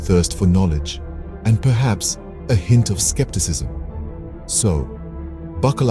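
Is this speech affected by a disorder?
No.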